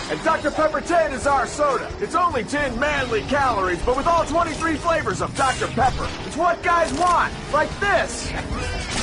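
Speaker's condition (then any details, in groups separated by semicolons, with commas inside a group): No condition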